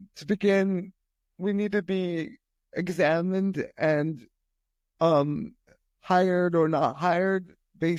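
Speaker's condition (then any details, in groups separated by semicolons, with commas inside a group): Spastic quadriplegic cerebral palsy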